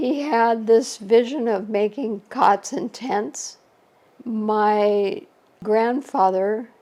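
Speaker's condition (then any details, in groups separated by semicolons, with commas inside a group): ALS; shortly after diagnosis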